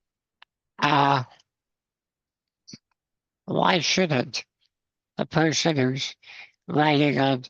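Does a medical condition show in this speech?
Yes: spinal muscular atrophy.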